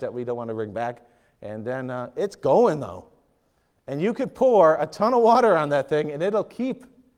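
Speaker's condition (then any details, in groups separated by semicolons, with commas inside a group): No condition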